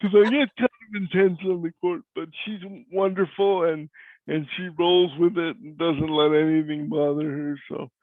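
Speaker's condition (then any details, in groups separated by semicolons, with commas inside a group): Cerebral palsy; cannot walk; voice is different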